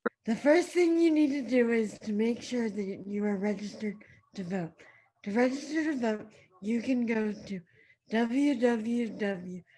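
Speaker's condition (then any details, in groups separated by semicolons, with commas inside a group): Traumatic brain injury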